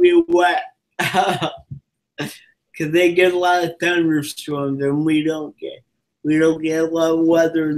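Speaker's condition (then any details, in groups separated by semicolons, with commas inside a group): Cerebral palsy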